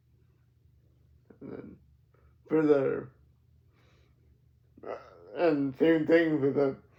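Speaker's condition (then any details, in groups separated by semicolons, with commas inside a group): Cerebral palsy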